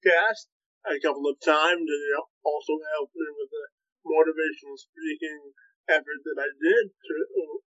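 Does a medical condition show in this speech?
Yes: cerebral palsy, spastic quadriplegia.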